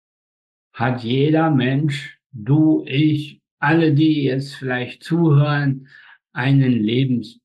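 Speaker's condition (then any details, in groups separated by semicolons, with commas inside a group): Spastic tetraparesis; oxygen loss up to 15 minutes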